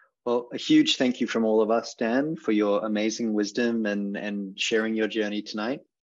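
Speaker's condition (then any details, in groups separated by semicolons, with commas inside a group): No condition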